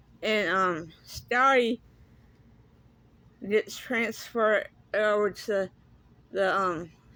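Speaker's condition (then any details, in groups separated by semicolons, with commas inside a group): Cerebral palsy; speaks differently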